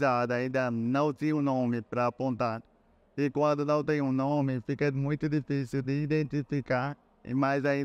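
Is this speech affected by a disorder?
Yes: cerebral palsy.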